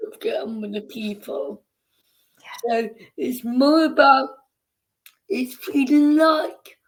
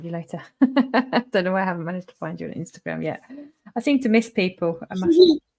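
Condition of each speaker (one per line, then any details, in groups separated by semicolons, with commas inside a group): Cerebral palsy; caused by birth complications, since birth
No condition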